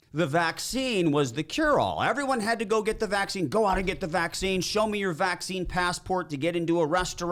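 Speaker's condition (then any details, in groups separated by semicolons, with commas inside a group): No condition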